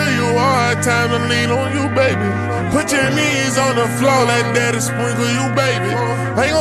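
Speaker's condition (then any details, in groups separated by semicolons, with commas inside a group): No condition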